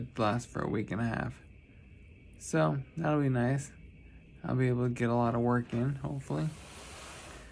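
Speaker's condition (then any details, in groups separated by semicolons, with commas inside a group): Traumatic brain injury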